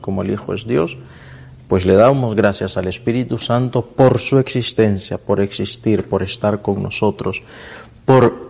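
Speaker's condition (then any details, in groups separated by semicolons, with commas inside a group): No condition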